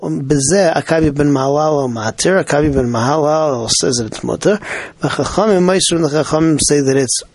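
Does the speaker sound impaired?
No.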